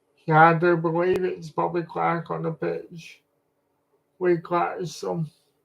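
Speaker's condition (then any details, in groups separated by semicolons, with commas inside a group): Cerebral palsy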